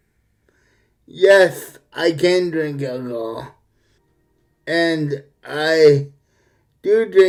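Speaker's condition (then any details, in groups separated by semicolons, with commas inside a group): Cerebral palsy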